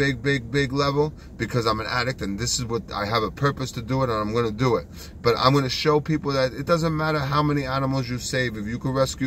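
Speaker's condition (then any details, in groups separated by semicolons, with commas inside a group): No condition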